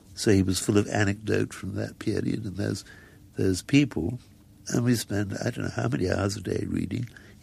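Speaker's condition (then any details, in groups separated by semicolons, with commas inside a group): Muscular dystrophy; gradually able to do less, helped around by carers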